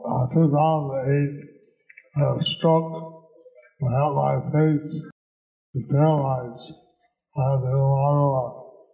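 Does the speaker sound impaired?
Yes: stroke with facial paralysis; half of face paralyzed; about 15 years since stroke; hard to understand for unfamiliar listeners, Deva Madhava repeats speech aloud.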